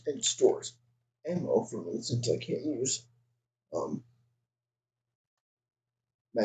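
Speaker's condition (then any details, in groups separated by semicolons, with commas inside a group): Cerebral palsy, spastic diplegia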